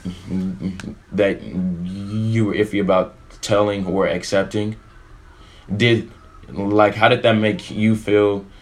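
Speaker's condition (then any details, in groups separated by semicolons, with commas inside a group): Stutter; stutter since childhood, really bad when growing up; peers laughed and asked why speaks this way; prolonged sounds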